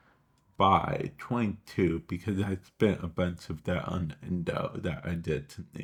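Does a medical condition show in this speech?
Yes: cerebral palsy; affects speech.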